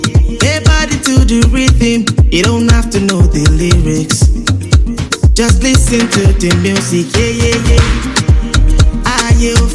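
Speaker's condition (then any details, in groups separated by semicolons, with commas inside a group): No condition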